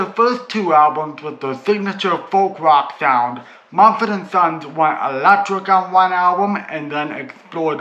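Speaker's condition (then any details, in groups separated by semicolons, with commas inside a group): Cerebral palsy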